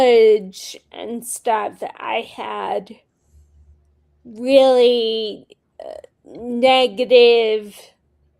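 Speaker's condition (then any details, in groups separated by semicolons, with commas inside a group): Friedreich's ataxia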